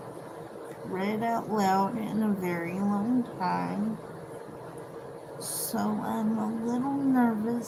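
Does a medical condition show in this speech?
Yes: cerebral palsy.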